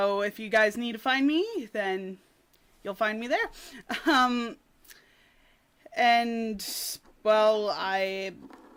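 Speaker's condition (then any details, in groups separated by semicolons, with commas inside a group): No condition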